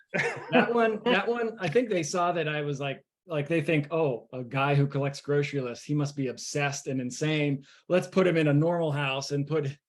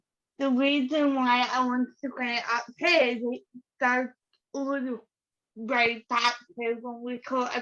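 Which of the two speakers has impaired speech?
The second: cerebral palsy.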